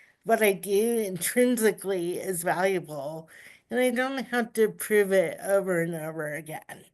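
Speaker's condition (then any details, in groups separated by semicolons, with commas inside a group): Cerebral palsy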